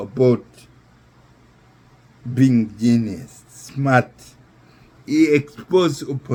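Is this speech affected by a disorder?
Yes: neurological disease.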